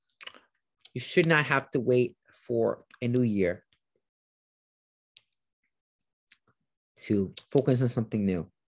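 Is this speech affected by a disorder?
Yes: stuttering; adult aged 30; stuttered somewhat in first six episodes, slowing down allows words to be pronounced; here prolonged sounds, blocks.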